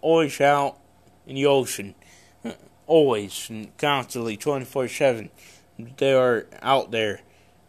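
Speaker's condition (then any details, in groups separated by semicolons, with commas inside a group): Cerebral palsy; congenital, no known medical cause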